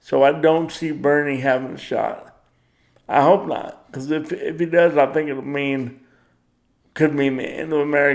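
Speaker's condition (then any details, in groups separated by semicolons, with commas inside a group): Cerebral palsy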